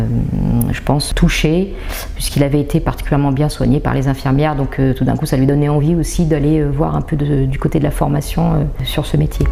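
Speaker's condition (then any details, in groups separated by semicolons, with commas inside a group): No condition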